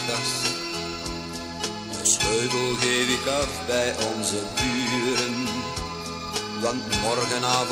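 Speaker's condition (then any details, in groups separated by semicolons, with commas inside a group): No condition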